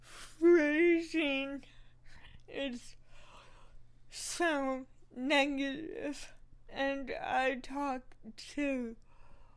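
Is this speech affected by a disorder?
Yes: cerebral palsy; working with speech therapist, rehearses comedy material repeatedly; speech therapy for pronunciation and breath support.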